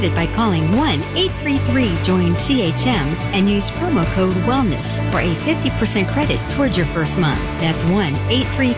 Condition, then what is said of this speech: None; typical speech.